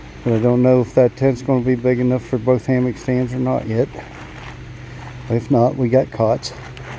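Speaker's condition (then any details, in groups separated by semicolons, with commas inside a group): No condition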